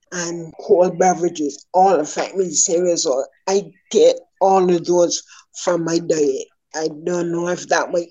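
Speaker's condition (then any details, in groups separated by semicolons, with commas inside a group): Ataxia; first sign slurred speech episode lasting 8-10 minutes, unnoticed by self, mistaken for drinking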